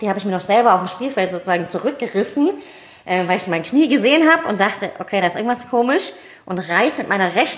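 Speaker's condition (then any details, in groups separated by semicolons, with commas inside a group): Cleft palate, mild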